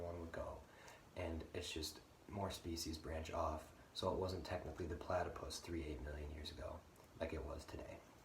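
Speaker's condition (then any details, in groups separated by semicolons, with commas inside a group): No condition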